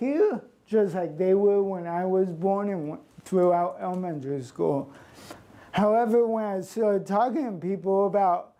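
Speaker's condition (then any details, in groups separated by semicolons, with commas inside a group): Cerebral palsy; since birth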